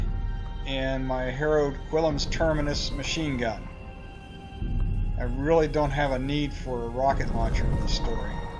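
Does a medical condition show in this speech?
No.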